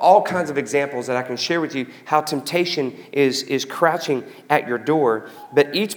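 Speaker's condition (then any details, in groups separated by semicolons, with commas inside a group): No condition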